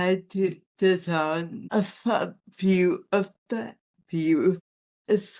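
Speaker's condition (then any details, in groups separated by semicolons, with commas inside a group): Athetoid spastic cerebral palsy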